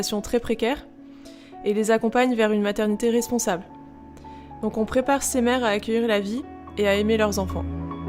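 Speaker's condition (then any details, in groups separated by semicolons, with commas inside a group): No condition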